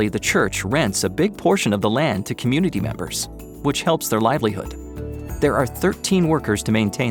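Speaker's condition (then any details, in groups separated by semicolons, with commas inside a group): No condition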